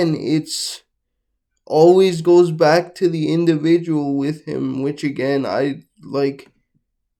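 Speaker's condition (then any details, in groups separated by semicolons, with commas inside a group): Cerebral palsy, mixed, mild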